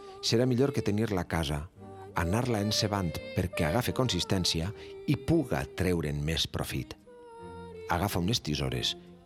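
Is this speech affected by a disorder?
No.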